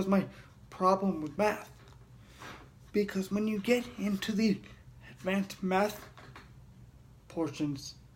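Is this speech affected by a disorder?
Yes: cerebral palsy.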